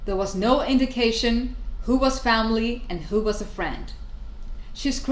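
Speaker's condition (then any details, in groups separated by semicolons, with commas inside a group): No condition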